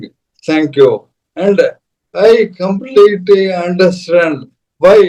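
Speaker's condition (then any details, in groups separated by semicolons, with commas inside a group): ALS / motor neuron disease, severe; speech very severely affected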